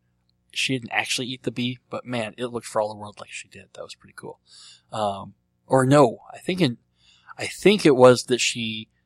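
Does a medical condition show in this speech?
Yes: cleft lip and palate; treated as a baby.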